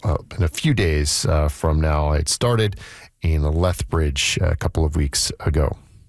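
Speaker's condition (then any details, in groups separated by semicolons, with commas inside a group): No condition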